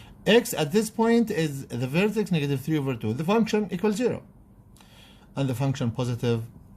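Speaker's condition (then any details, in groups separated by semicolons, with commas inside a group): No condition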